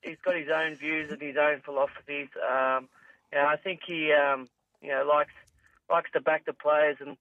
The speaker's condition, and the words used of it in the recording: None; typical speech.